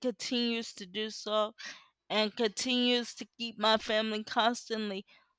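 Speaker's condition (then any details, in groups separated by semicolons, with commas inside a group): Cerebral palsy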